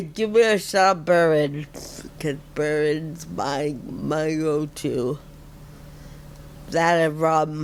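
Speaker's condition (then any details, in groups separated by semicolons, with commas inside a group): Friedreich ataxia; speech tires with effort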